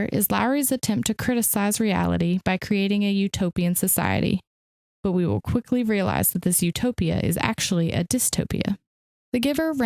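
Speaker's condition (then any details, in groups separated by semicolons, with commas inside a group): No condition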